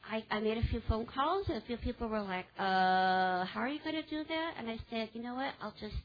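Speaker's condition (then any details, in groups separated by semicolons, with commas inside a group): Cleft palate; congenital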